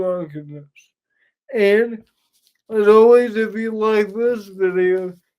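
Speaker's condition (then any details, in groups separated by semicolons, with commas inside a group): Cerebral palsy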